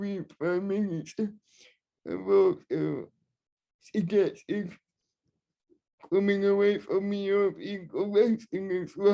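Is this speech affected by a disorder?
Yes: cerebral palsy, spastic and dyskinetic.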